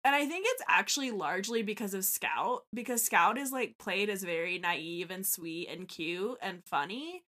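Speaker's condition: No condition

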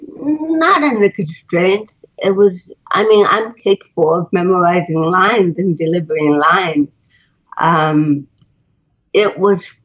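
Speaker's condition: Cerebral palsy; botox

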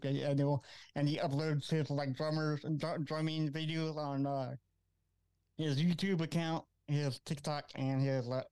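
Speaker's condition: Cerebral palsy; from birth, special education throughout school, learned slower

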